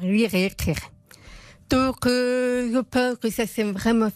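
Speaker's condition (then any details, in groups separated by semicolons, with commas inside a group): Profound congenital deafness; told would never speak, learned speech by lip-reading, never heard own voice, twenty years of speech work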